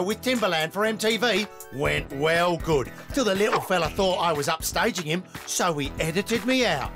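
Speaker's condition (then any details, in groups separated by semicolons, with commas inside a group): No condition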